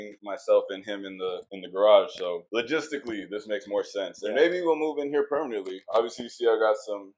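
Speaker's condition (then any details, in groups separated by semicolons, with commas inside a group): No condition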